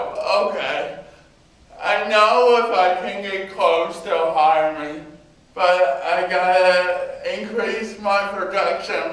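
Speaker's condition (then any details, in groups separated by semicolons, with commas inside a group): Cerebral palsy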